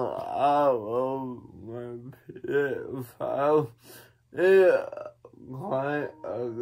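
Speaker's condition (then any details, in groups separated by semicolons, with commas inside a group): Cerebral palsy; one hand affected; atypical speech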